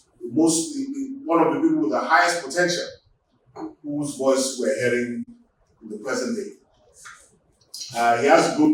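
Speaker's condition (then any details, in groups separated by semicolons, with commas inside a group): No condition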